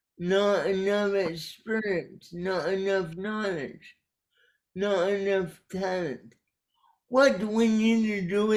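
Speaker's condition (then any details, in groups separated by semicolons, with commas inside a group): Cerebral palsy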